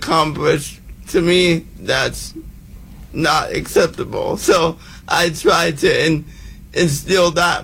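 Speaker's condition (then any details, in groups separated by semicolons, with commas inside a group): Cerebral palsy; present from birth, physical disability, visible in hand, unable to play mainstream sports as child; improved speaking through Toastmasters and a hired coach, does radio play-by-play, public speaking, TEDx talk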